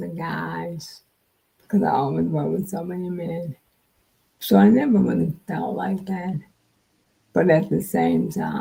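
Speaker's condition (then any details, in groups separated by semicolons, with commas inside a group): Multiple sclerosis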